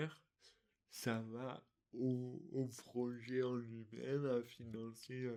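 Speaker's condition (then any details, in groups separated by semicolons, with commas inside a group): Dystonia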